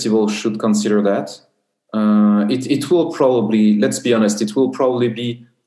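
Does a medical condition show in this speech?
No.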